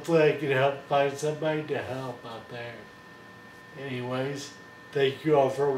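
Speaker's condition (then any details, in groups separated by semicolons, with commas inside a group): Friedreich's ataxia; life-shortening, affects motor skills; slightly slurred voice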